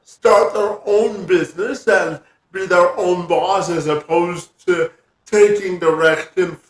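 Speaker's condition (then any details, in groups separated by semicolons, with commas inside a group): Cerebral palsy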